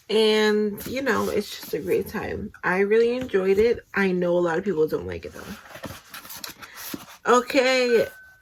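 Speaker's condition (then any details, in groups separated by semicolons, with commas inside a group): No condition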